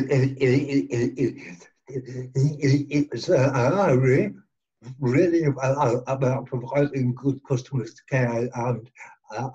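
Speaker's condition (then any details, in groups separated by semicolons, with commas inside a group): Cerebral palsy; present from birth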